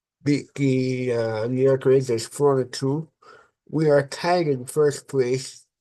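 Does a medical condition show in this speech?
Yes: cerebral palsy.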